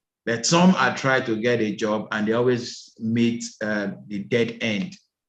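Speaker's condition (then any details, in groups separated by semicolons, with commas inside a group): No condition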